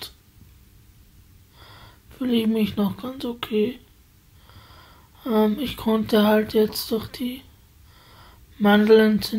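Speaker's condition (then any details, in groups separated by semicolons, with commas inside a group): Spasticity from birth; multiple sclerosis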